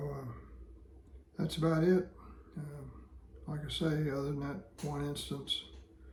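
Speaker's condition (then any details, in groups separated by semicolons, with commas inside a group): Parkinson's disease; ongoing voice problems, thick saliva, frequent swallowing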